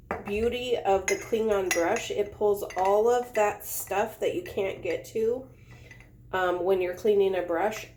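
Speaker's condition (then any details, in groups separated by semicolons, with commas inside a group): No condition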